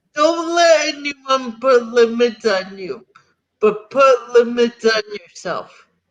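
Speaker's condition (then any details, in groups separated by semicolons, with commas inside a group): Cerebral palsy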